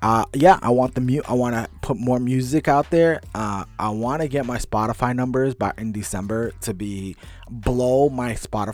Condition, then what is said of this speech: None; typical speech.